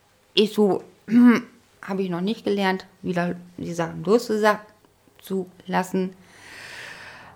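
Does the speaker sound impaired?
Yes: word-finding difficulty; car accident, one-sided paralysis, right arm unusable at first, wheelchair and rollator use; arm training with Jackie Ludewicht at Aphasie-Zentrum Fechter, right hand improved, releasing objects still hard; small word-finding difficulties in conversation, attends aphasia centre.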